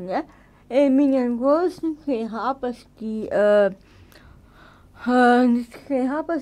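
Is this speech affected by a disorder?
Yes: cerebral palsy.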